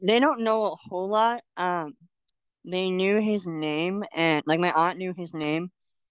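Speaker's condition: Cleft lip and palate; congenital

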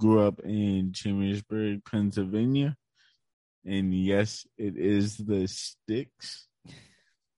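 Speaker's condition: Cerebral palsy; cognition unaffected

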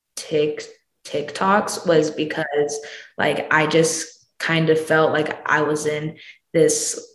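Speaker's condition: Stutter; aware of talking differently by kindergarten, speech therapy since kindergarten, mother also stutters; teenager, sees school SLP, attends stuttering management camp focused on comfort not fluency; feels confident speaking, uses pseudo-stuttering to advertise stutter to new people; repeated sounds

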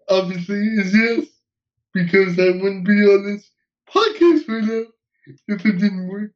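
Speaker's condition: Cerebral palsy; uses wheelchair, hearing intact

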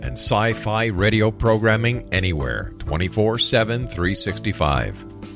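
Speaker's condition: No condition

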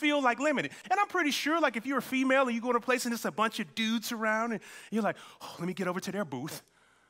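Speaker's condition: No condition

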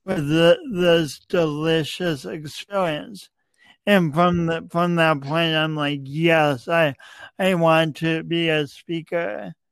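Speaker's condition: Cerebral palsy; comes and goes

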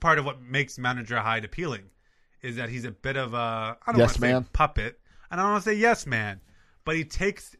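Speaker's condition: No condition

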